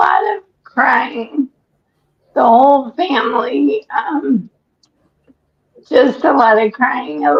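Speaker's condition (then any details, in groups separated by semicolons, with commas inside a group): ALS; breathless after exertion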